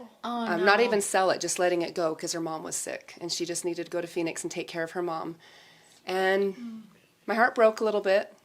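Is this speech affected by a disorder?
No.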